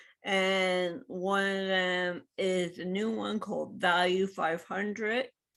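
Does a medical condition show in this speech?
Yes: cerebral palsy.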